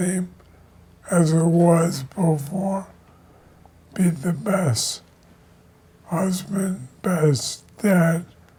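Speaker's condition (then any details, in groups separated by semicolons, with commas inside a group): ALS; onset in hands; voice lost timbre, losing use of voice and hands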